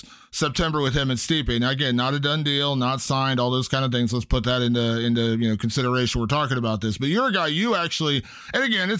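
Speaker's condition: No condition

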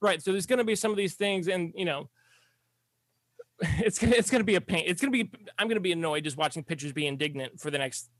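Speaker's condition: No condition

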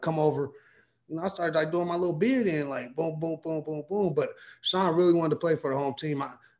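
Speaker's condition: No condition

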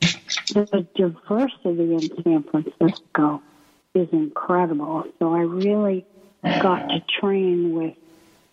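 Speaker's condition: ALS; first symptoms subtle in right foot, onset during pre-doctoral internship at VA, wheelchair user, transfer board; about three years since onset, two since diagnosis, can no longer transfer self; weak breathing muscles, hard to speak, may sound weak or unclear, paces speech with breathing, slowing, pausing

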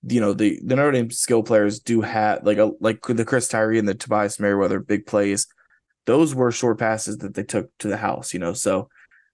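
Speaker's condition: No condition

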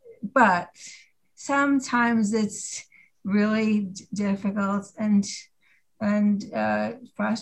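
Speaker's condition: Aphasia after stroke; writing slow

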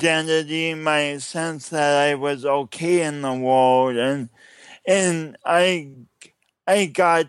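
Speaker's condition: Cerebral palsy; speech impediment developed while growing

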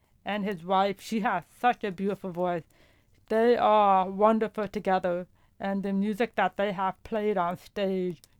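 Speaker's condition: Profound deafness; feedback over hearing aids

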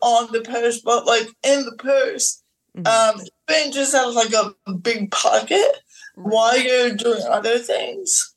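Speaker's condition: Cerebral palsy; physical disability

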